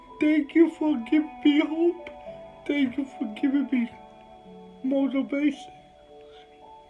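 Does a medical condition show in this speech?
Yes: cerebral palsy; speech hard to understand.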